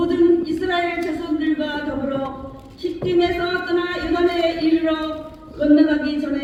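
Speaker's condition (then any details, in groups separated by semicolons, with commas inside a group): No condition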